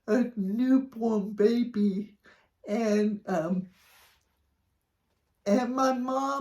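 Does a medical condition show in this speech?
Yes: cerebral palsy.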